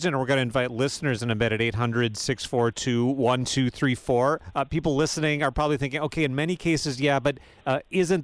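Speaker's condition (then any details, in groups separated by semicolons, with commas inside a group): No condition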